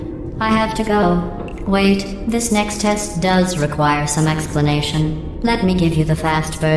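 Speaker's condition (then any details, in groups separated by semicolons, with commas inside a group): No condition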